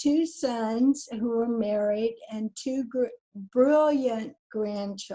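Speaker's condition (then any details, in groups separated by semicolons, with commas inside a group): ALS; voice weakening, voice banking begun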